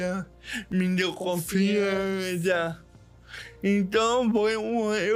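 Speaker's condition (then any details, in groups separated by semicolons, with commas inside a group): Cerebral palsy; diagnosed in childhood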